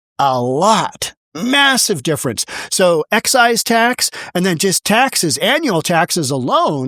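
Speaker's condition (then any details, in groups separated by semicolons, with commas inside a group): No condition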